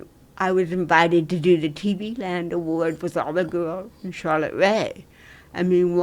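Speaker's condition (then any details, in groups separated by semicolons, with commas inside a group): Cerebral palsy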